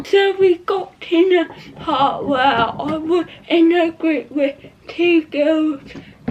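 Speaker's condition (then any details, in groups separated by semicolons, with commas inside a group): Cerebral palsy; not quadriplegic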